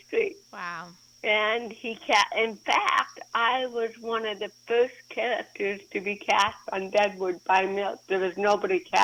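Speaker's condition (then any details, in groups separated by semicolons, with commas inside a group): Cerebral palsy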